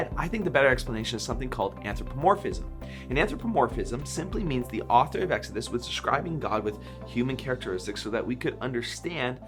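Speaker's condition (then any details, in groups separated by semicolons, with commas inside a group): No condition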